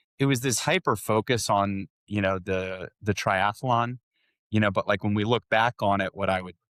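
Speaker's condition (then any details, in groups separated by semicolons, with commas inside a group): No condition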